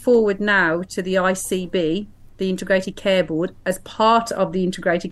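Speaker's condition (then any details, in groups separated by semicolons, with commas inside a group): No condition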